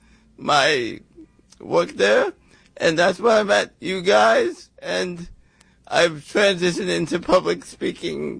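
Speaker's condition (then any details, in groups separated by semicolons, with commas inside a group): Cerebral palsy; congenital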